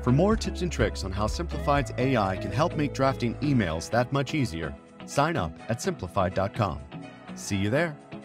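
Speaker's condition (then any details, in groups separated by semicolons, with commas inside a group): No condition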